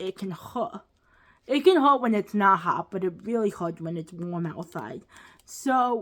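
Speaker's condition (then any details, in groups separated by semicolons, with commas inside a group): Cerebral palsy; lifelong, ankle-foot orthoses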